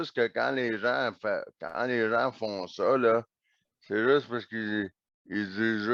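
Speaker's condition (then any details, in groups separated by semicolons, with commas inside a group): Neonatal cerebral palsy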